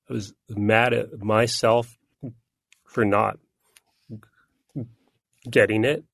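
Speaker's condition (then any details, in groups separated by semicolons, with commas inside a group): Stuttering; no stuttering when singing, singing uses a different neural pathway; blocks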